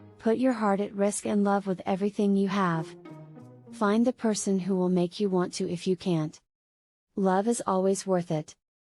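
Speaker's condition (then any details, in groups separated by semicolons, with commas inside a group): No condition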